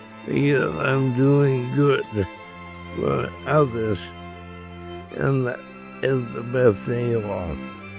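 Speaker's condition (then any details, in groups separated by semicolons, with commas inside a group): ALS; voice changed first, slow, tiring, quiet, often not understood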